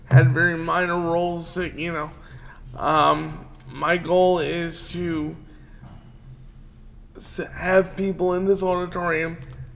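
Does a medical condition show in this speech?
Yes: cerebral palsy; wheelchair user.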